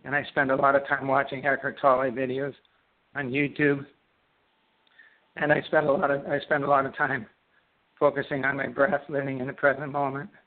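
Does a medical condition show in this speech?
Yes: Parkinson's disease; left side onset, first symptom left index finger tremor, worsened over four years, diagnosed by Ontario neurologist; freezing for about two years, shuffle walking, weak clumsy left hand, cannot type, no medication.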